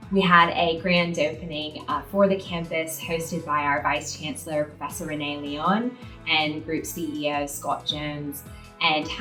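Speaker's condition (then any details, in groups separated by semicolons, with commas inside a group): No condition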